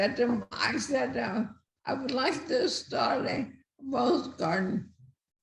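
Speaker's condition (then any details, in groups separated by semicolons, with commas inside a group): Multiple system atrophy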